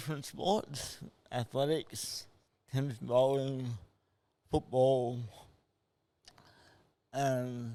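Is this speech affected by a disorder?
Yes: cerebral palsy.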